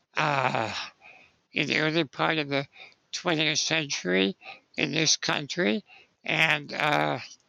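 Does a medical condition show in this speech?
Yes: spinal muscular atrophy; spinal muscular atrophy from birth, muscle weakness, lifelong wheelchair use; age 60.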